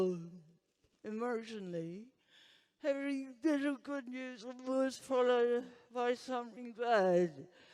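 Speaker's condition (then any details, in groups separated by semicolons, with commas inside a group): Huntington's disease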